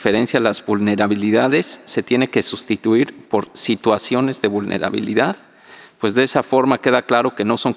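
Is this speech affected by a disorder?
No.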